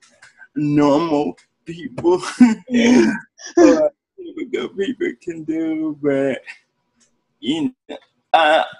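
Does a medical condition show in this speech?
Yes: cerebral palsy; present from birth.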